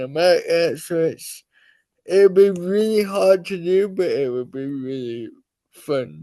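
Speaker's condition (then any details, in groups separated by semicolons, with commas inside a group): Cerebral palsy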